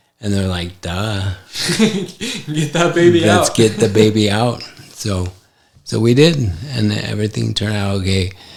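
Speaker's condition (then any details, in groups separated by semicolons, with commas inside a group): ALS; affects hand function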